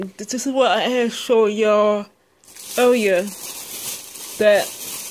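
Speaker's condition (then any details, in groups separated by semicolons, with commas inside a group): Speech impairment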